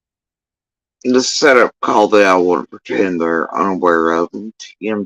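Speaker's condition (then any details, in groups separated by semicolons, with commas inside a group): Facial paralysis after surgery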